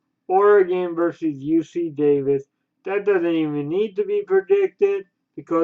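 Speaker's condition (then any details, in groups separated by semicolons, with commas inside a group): Cerebral palsy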